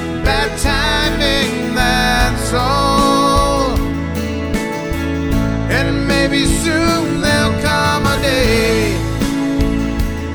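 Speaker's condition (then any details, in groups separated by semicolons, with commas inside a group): No condition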